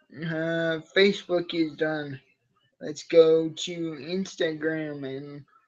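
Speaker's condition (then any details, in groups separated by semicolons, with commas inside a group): Cerebral palsy; from birth, uses wheelchair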